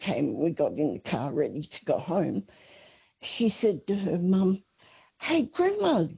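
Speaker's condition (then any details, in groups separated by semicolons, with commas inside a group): Parkinson's; uses wheelie walker; voice sometimes does not hold up, word-finding difficulty, brain sometimes steals words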